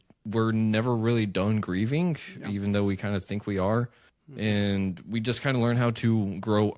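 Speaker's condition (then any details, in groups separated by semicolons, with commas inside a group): No condition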